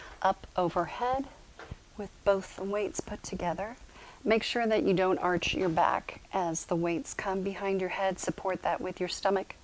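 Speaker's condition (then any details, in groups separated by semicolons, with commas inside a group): No condition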